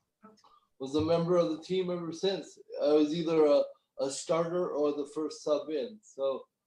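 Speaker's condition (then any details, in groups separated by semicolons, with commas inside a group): Cerebral palsy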